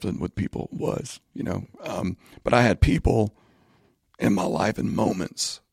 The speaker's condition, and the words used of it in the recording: Spasmodic dysphonia. So, yeah, you have to excuse my voice. I've got this voice issue right now.